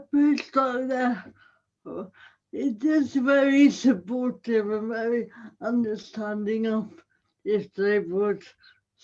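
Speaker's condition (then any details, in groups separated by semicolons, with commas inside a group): Cerebral palsy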